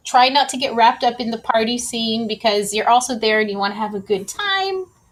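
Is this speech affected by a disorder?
No.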